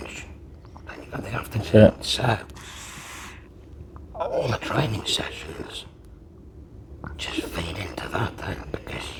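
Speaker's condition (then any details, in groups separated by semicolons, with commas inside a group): Laryngectomy; permanent tracheostomy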